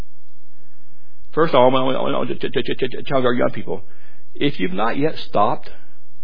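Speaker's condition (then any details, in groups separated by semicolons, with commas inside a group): Stuttering; struggled with it for a while, adults at Haddale said he could not preach; preaching a full sermon, prays for clarity of speech, stutter not yet noticed; not noticeable to audience during this sermon; repeated sounds, blocks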